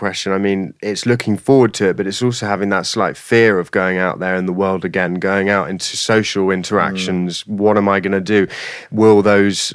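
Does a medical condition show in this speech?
No.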